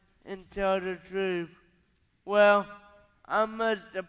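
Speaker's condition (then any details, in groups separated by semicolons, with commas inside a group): Cerebral palsy; caused by parents' lifestyle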